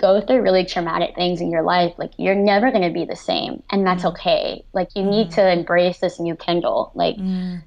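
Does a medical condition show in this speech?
Yes: cleft lip and palate, severe.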